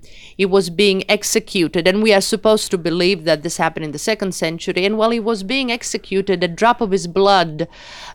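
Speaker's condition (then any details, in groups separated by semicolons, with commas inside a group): No condition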